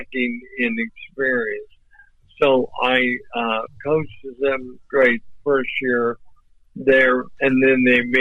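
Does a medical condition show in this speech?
Yes: ALS; voice off but clear and understandable.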